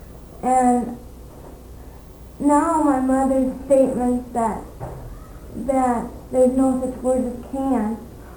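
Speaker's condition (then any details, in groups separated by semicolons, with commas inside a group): Cerebral palsy; speaks fluently with few pauses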